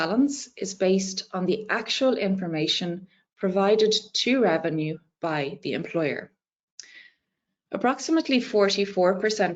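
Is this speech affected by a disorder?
No.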